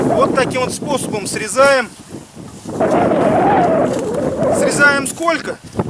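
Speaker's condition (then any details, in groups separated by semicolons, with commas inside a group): No condition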